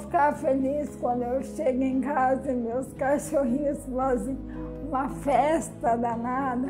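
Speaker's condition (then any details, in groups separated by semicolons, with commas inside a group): Amyotrophic lateral sclerosis; bulbar onset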